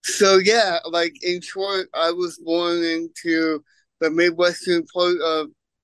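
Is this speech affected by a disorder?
Yes: cerebral palsy; congenital.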